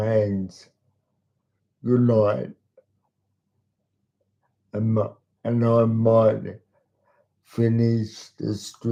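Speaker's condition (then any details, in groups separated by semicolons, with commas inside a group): Cerebral palsy; talks slowly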